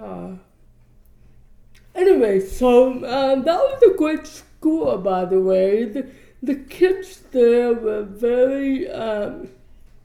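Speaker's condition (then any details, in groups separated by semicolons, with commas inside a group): Cerebral palsy; born deaf, 60-70% loss one ear, 80% other, motor control affected, speech-hearing classes at Mueller Elementary School; wears hearing aids, worn since about age nine; speech impediment, linked by speaker to cerebral palsy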